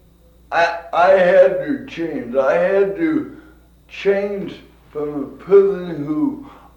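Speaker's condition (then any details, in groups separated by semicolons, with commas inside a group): Cerebral palsy; from birth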